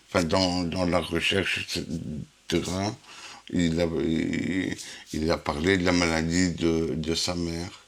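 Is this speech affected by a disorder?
Yes: Huntington's disease; inherited, 43 repeats.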